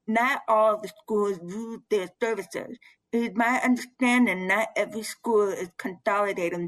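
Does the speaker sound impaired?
Yes: bilateral severe to profound hearing loss; interpretation services from Karen Todd through Vancro during interview.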